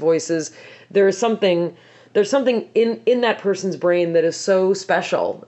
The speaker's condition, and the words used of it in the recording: None; typical speech.